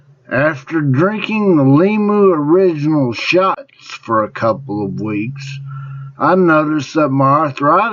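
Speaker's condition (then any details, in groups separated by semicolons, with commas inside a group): Traumatic brain injury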